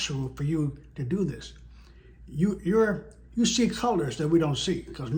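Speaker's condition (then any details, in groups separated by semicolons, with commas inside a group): No condition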